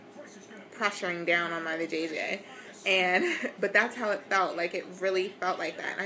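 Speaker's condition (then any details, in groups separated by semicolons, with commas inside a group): No condition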